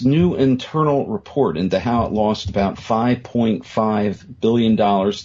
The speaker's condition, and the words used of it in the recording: No condition.